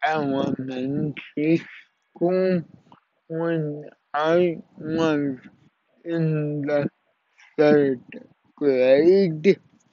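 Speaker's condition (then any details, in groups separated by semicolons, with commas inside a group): Cerebral palsy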